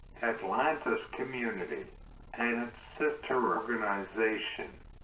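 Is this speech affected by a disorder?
Yes: cerebral palsy; uses wheelchair.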